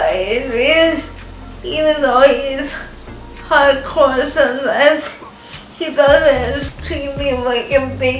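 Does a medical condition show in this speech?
Yes: cerebral palsy; scoliosis, lordosis, spinal fusion rods C1 to tailbone.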